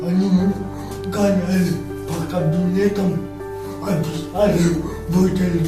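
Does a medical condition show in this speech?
Yes: cerebral palsy.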